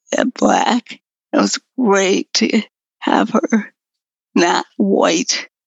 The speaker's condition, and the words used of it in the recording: Multiple sclerosis. My voice goes up and down, in and out, depending on the strength of my pulmonary muscles.